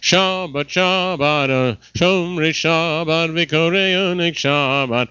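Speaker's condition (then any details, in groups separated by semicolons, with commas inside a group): No condition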